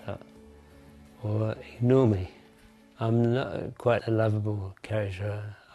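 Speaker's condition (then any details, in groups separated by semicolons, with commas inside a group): Parkinson's disease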